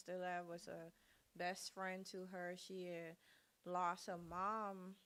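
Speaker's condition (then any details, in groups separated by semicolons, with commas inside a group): No condition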